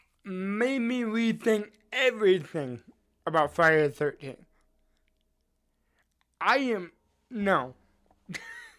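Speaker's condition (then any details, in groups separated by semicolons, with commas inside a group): Cerebral palsy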